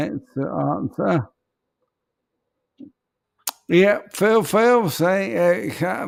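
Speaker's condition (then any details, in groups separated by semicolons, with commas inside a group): ALS; voice may sound peculiar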